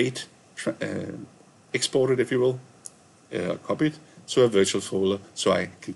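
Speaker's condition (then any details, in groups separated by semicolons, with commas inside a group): No condition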